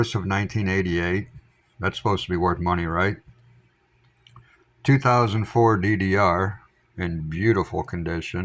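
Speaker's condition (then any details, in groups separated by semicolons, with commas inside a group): No condition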